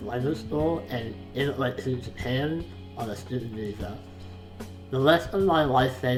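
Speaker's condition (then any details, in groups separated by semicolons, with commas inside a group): Facial palsy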